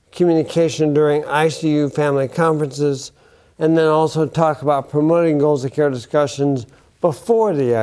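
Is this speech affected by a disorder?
Yes: bulbar onset ALS; affects speech.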